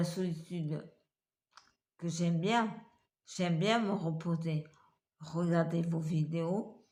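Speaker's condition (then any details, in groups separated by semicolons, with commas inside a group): Multiple sclerosis; speaking is effortful exercise, speech possibly improving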